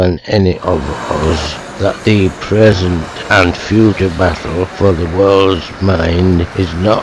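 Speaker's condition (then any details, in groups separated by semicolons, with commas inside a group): Motor neuron disease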